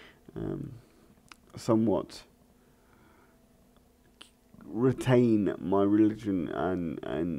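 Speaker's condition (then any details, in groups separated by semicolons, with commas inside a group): Cerebral palsy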